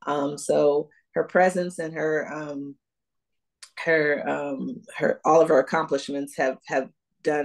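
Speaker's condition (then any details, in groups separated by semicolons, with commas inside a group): No condition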